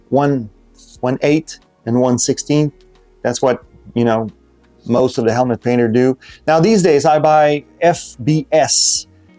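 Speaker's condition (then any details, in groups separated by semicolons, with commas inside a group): No condition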